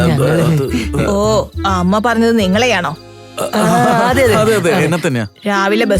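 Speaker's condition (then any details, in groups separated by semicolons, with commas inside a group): No condition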